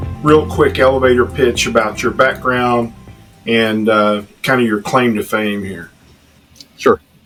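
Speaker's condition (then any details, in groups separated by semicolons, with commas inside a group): No condition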